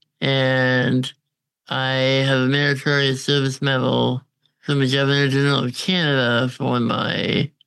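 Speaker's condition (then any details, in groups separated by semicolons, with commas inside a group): Congenital muscular dystrophy; goes out downtown independently with ventilator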